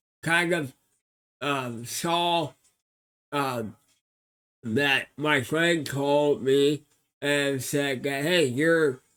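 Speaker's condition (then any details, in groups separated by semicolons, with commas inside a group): Cerebral palsy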